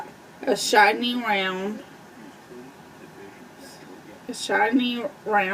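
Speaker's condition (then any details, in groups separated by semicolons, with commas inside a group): Cerebral palsy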